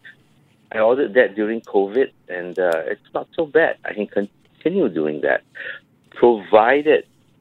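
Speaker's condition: No condition

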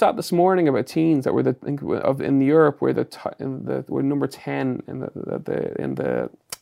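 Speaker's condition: Stammer and lisp; coached on speaking better on radio by the late Jerry Ryan; stammers sometimes when nervous, slight lisp; repeated words, prolonged sounds

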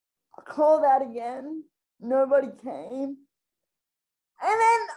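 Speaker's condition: Spastic quadriplegic cerebral palsy

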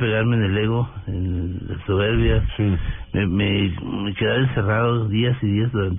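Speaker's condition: Parkinson's disease; sometimes understood

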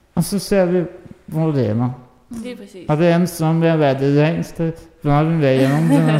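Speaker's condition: Muscular dystrophy (muskelsvind); recessive

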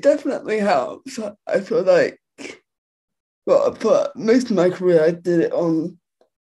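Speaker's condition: Quadriplegic cerebral palsy; riding at local RDA recommended by physiotherapist

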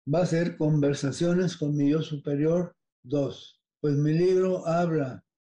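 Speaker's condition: Parkinson's disease; onset 12 to almost 13 years ago, age 93, dopamine pills, affects smell, taste, balance, body rigidity; no tremor, fairly controlled, sudden difficulty swallowing and salivating about four months ago

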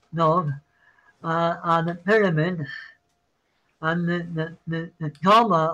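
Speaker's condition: Parkinson's; citing Parkinson's

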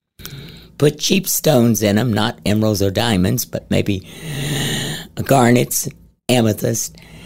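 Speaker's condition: Head and neck cancer, stage 4, into voice box; possible future tracheotomy

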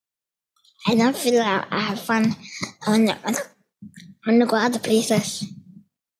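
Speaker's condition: Spinal muscular atrophy; genetic, diagnosed at 13 months, absent reflexes, wheelchair user, weak legs, hands and lungs, scoliosis and kyphosis; age 12 at interview, recent treatment to stop neuron loss, BiPAP ventilator every night when sleeping; weak respiratory muscles, breathing neurons dying over 10 years, spine curvature collapsed most lung volume

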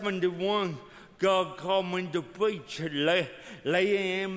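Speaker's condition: Cerebral palsy; walks with a limp, shaky body, physical challenges, severe limitations; speech impediment, talks funny, distinctive rhythm of delivery, understandable once listener adjusts

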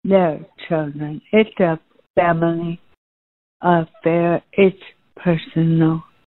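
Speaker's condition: ALS, genetic; breathing changed while singing, could not sing, lost voice for teaching

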